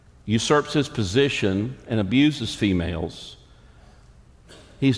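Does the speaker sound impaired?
No.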